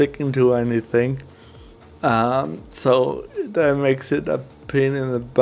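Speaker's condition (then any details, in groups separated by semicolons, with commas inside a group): Cerebral palsy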